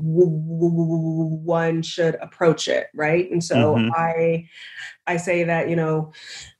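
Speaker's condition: Stuttering; described as a speech impediment; has a slight cold during the recording; stutters on stage and on camera; repeated words, prolonged sounds

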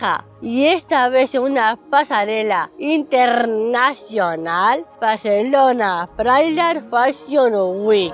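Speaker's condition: Down syndrome; intellectual disability; age 32

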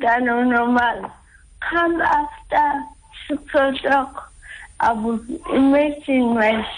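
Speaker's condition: Cerebral palsy, ataxic; able to speak

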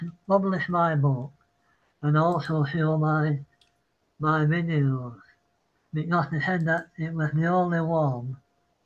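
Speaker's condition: Parkinson's; apologizes mid-sentence

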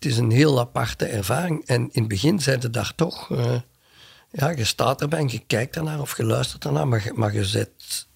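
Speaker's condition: No condition

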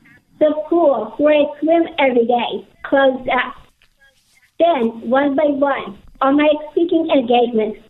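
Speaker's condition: Down syndrome; testified in Pennsylvania

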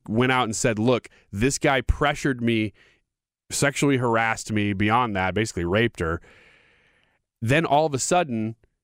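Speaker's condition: No condition

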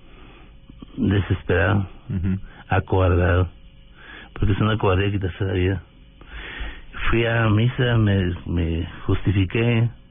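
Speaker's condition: Parkinson's disease; past stooped posture, marked loss of physical strength; voice sometimes trembles, sometimes understood, sometimes not understood at all

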